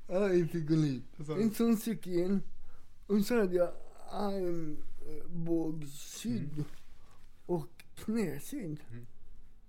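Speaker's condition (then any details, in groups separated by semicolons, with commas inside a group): Cerebral palsy; has two wheelchairs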